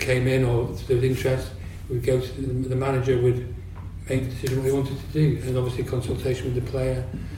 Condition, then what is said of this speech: Parkinson's disease. And it affects things like my speech. So I speak quieter, I mumble a lot, which I never used to do.